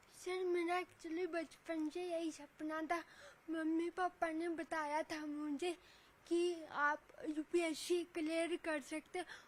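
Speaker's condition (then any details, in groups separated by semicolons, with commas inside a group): Cerebral palsy; since childhood, affects walking and speech; cannot speak properly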